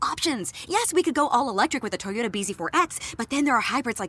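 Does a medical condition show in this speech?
No.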